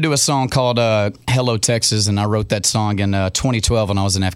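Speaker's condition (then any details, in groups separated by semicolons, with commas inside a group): No condition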